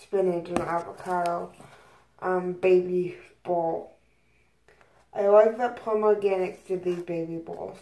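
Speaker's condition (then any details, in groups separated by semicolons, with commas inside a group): Cerebral palsy; both hands affected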